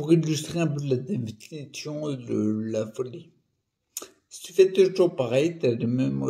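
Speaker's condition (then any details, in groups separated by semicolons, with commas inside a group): Primary progressive multiple sclerosis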